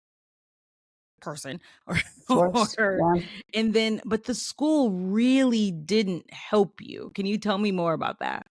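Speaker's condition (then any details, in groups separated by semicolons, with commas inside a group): No condition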